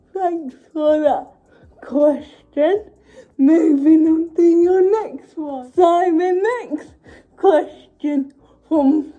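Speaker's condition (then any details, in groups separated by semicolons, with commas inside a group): Cerebral palsy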